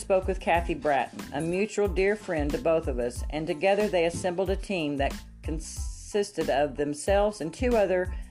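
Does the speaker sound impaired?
No.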